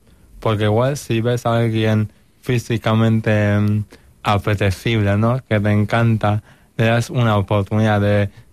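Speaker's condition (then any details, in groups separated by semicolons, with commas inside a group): Cerebral palsy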